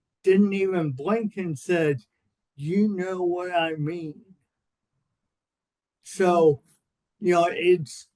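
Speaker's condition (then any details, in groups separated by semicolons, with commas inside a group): Cerebral palsy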